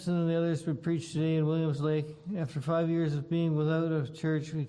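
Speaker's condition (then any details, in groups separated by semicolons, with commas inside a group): Parkinson's disease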